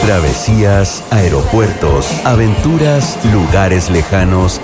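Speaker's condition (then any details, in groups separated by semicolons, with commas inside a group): No condition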